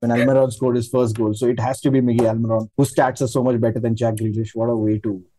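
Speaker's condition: No condition

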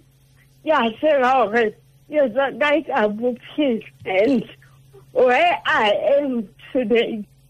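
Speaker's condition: Cerebral palsy; affects speech

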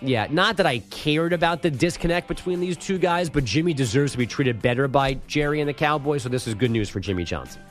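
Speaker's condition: No condition

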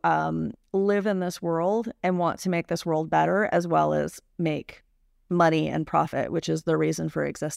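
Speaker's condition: No condition

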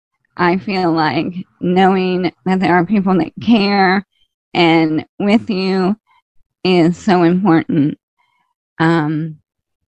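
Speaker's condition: ALS, slow progressing

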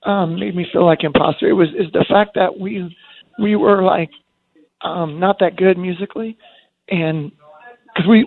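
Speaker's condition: Spasmodic dysphonia; muscle spasms break voice apart when speaking loudly or projecting, lost voice control

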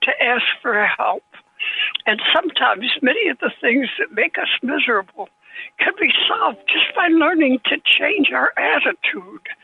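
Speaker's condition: Parkinson's disease; developed after stroke and its aftermath, causes tremors, wrote book with one finger; age 90

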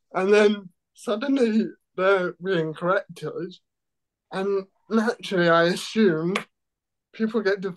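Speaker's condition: Cerebral palsy

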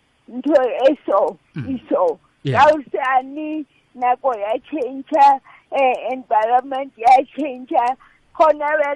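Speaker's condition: Cerebral palsy; mobile enough to climb Kilimanjaro after about three to six months of training

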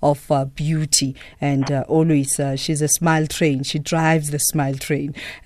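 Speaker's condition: No condition

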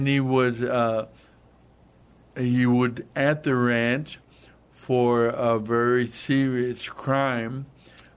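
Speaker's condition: Hemorrhagic stroke; hemorrhagic stroke in basal ganglia, not a clot, right side of body paralyzed; about 8 months since stroke, recovering, wrestling way back; talks funny, voice stressed tonight, speaks slowly and deliberately to be understood, daughter Stacy helps

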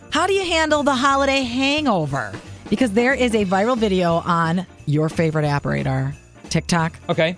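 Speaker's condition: No condition

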